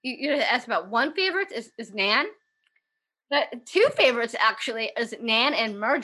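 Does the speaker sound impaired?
Yes: Down syndrome; developmental disability.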